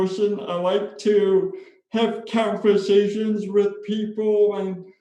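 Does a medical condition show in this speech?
Yes: spastic cerebral palsy; diagnosed at age 3, now public speaker; speech impairment.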